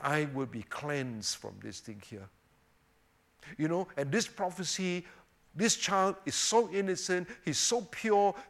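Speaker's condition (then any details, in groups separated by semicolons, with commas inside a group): No condition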